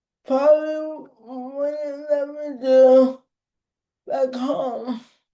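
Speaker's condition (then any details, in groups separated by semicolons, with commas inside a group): Cerebral palsy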